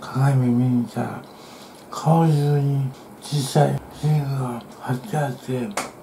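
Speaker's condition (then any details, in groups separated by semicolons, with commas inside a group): Tongue cancer, partial glossectomy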